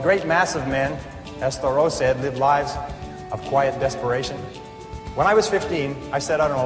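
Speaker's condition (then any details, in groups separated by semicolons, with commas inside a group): No condition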